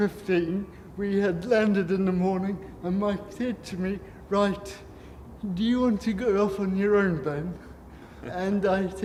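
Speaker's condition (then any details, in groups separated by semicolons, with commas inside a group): Cerebral palsy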